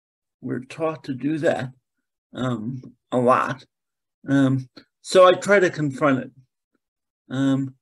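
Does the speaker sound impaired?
Yes: cerebral palsy; present from birth, diagnosed at about six months, stiff as infant, mainly lower limbs affected; very spastic presentation, moves deliberately, has to think about motions.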